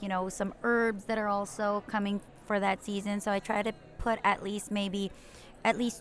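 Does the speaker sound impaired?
No.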